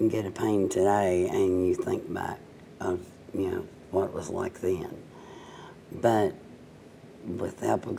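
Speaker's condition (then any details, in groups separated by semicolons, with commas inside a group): Cerebral palsy, mild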